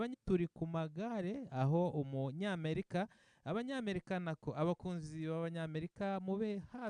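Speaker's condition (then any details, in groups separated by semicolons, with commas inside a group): No condition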